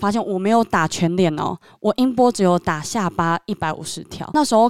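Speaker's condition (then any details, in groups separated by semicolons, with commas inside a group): Submucous cleft palate; recent cough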